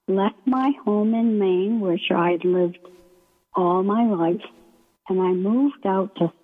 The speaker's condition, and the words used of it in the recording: ALS (motor neuron disease). I've learned to pace myself when I speak with my breathing